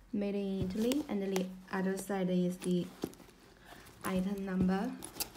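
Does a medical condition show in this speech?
No.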